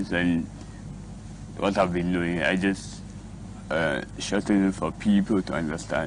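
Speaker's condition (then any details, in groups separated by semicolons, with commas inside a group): Cerebral palsy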